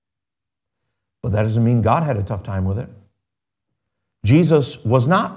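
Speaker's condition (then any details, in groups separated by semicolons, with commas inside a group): No condition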